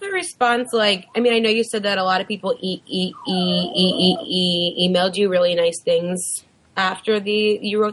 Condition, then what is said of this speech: Stuttering. I've been stuttering a lot lately.